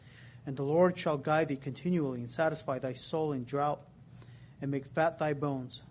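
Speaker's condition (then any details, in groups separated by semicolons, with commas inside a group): No condition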